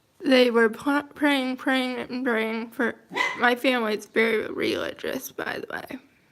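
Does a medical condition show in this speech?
Yes: cerebral palsy, mild; speech affected, throat tightens, needs deep breaths.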